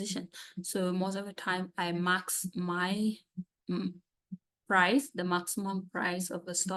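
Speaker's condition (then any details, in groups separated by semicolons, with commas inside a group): No condition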